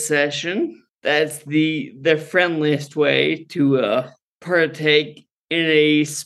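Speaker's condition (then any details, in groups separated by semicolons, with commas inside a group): Friedreich's ataxia; ataxia worse when tired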